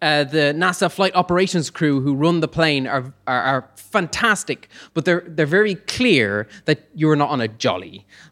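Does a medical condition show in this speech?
No.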